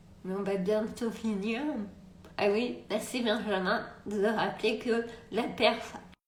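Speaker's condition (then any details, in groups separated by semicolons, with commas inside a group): Multiple sclerosis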